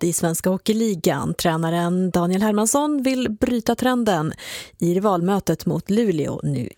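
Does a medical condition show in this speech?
No.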